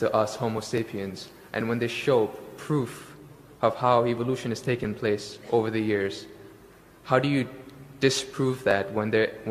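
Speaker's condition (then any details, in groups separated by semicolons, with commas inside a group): No condition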